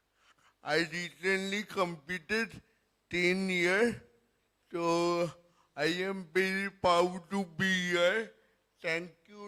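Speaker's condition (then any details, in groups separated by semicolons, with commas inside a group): Cerebral palsy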